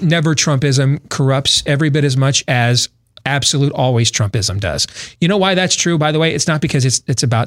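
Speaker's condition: No condition

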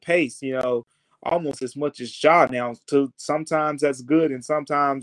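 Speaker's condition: No condition

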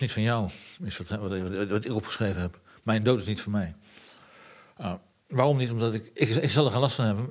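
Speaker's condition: Parkinson's disease; progressive incurable Parkinson's disease

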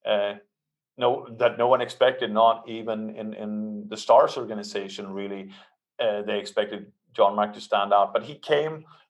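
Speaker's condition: No condition

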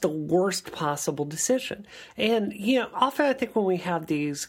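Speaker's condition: No condition

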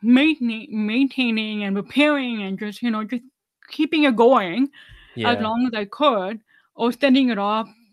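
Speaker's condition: Deafness, 99% hearing loss, severe

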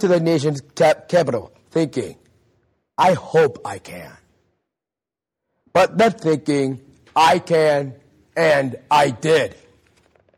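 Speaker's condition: Down syndrome; learning disability; public speaking training through Special Olympics Global Messenger program

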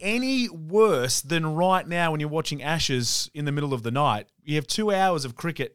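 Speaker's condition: No condition

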